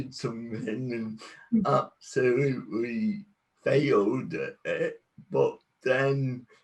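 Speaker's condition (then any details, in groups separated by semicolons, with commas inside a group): Cerebral palsy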